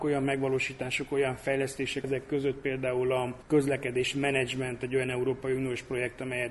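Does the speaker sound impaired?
No.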